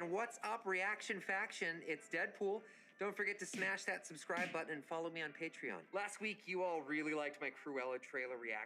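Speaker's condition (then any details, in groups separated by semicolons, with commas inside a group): No condition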